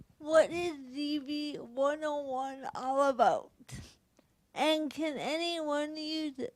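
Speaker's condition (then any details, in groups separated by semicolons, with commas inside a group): Cerebral palsy; from birth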